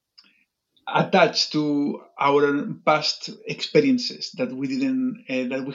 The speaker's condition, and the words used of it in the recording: Stuttering. For instance, I work very hard during 2 years speaking, like I am speaking now.